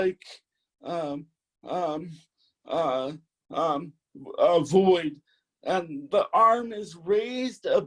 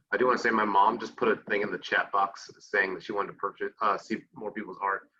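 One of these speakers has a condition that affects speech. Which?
The first: cerebral palsy.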